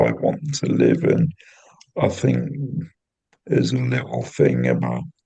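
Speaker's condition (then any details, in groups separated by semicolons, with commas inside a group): Cerebral palsy; intrathecal baclofen pump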